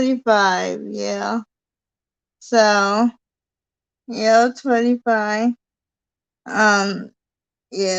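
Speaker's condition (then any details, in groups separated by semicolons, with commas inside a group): Cerebral palsy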